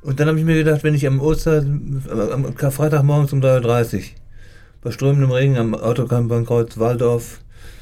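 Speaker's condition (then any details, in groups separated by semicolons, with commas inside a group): Parkinson's disease; impaired fine motor skills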